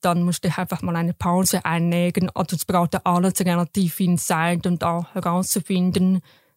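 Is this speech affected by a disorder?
Yes: deafness; congenital profound hearing loss to deafness, detected at age one in hospital, later cochlear implant; wears hearing aids or cochlear implants with magnetic coil, can hear music, learning sign language; raised oral, intensive hearing and speech therapy, lip reading, felt therapist's vibrations to learn sounds.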